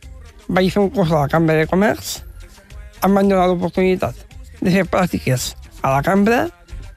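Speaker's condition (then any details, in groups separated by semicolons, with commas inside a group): Down syndrome; communicates clearly, less nervous than many guests, per host; practised structuring ideas through video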